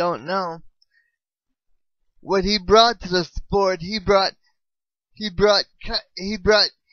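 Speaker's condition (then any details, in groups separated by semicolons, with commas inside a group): Cerebral palsy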